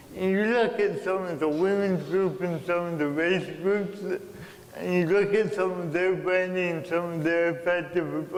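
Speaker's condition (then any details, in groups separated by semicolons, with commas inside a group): Cerebral palsy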